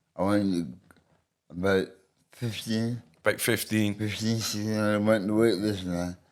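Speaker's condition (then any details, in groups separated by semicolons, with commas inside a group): Medication-induced speech impediment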